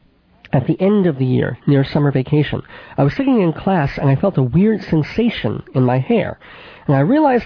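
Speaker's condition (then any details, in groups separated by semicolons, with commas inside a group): Cleft palate with lisp; sibilant s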